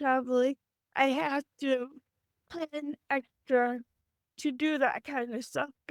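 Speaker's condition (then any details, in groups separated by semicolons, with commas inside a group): Cerebral palsy; from birth; had speech therapy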